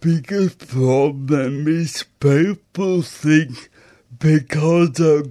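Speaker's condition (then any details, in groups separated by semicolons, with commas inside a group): Stroke with aphasia; talks funny, a bit of aphasia, thinking fine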